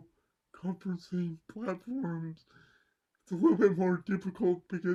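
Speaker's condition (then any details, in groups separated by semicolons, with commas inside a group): Cerebral palsy; mild left side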